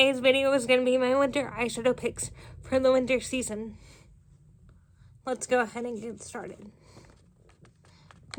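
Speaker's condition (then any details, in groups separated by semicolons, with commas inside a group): Cerebral palsy, spastic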